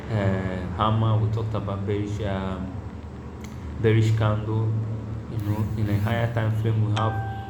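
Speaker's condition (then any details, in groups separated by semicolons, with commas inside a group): No condition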